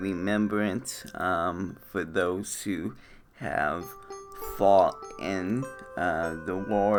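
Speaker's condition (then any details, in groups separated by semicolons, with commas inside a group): Cerebral palsy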